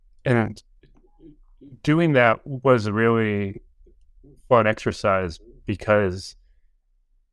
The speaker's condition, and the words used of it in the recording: Stuttering. And it was obvious, you know, I'm notably disfluent, but I could just never bring myself to do that.